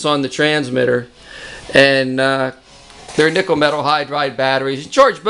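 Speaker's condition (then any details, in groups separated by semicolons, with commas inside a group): No condition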